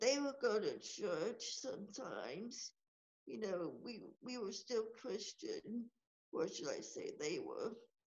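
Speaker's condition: Cerebral palsy; age 32, wheelchair user

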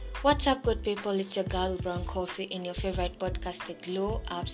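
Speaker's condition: No condition

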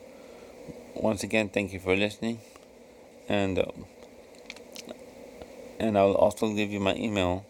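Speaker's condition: Cerebral palsy; released from pediatric care, past therapy including occupational therapy; never needed speech therapy

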